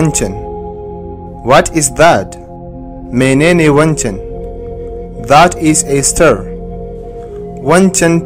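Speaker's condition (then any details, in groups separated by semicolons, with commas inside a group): No condition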